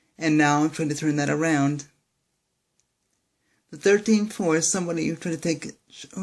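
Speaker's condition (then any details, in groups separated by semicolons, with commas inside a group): Cerebral palsy; speaks fast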